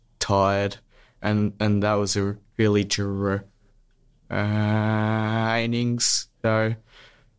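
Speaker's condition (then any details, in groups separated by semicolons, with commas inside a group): Stutter; stutter since childhood, smooth speech therapy at Box Hill Speech Pathology Clinic from age 14 or 15, two years; repeated words, blocks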